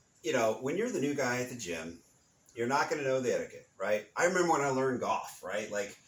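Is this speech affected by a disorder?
No.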